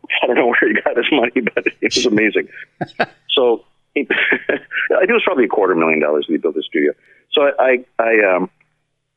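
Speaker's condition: No condition

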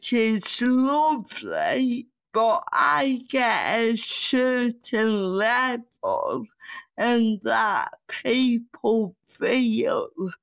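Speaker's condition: Cerebral palsy; first walked at four years old

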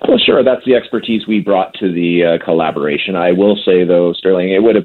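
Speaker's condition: No condition

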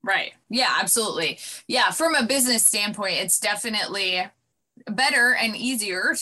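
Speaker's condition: No condition

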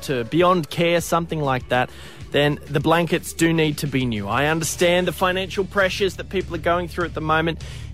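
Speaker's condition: No condition

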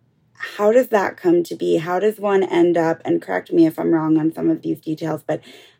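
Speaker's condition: No condition

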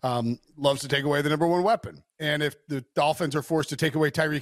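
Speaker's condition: No condition

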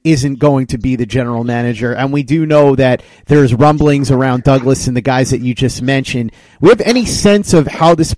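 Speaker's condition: No condition

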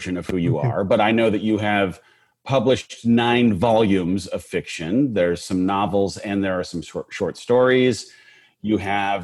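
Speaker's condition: No condition

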